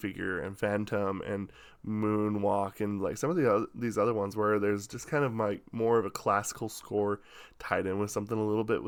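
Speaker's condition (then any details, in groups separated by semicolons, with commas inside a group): No condition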